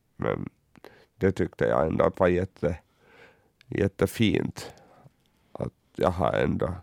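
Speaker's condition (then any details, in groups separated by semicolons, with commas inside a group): Cerebral palsy; electric wheelchair user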